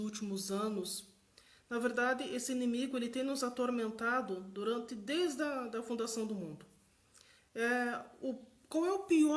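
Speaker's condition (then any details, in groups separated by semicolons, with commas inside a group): No condition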